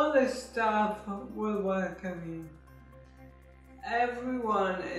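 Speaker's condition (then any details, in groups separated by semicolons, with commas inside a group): Motor neuron disease; rapid progression, mobility affected, infusions and stem cell therapy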